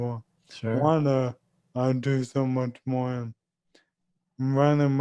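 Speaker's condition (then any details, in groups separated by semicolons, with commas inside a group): ALS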